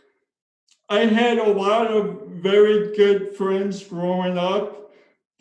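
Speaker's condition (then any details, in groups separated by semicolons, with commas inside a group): Spastic cerebral palsy; speech impairment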